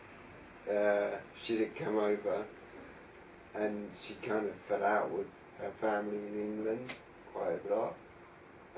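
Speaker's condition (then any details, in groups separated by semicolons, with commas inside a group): Traumatic brain injury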